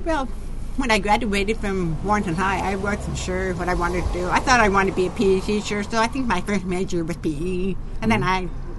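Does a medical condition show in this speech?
Yes: deafness; genetic hereditary nerve deafness, born hearing or hard of hearing, profoundly deaf by age five; cochlear implants for a couple of years, bypass damaged nerve, formerly hearing aids, groups still hard; deaf-sounding voice, mistaken for drunk slurring, sometimes taken as German accent, speech learned while hearing.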